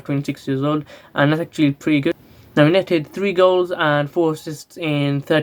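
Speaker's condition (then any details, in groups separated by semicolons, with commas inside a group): No condition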